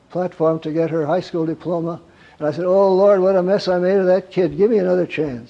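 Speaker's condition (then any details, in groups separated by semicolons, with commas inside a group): Parkinson's; wakes at night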